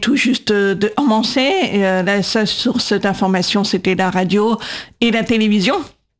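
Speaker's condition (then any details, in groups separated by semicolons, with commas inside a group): Deafness from birth, profound sensorineural deafness, congenital CMV, severe; speaks on air with own voice, live transcription by Céline Ripoll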